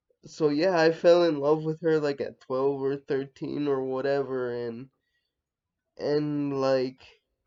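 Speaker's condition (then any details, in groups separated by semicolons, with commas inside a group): Cerebral palsy, mixed, mild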